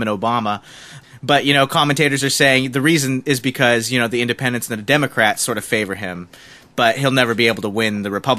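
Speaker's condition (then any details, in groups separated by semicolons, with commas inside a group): No condition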